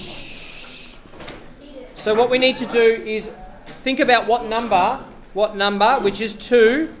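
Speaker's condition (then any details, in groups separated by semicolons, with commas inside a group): No condition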